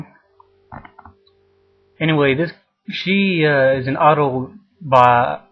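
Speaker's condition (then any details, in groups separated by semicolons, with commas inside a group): No condition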